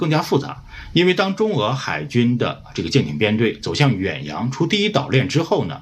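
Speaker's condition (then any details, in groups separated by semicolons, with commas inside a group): No condition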